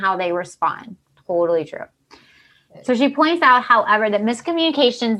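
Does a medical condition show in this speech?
No.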